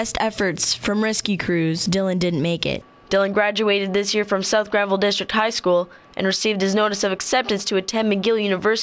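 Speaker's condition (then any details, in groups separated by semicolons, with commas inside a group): No condition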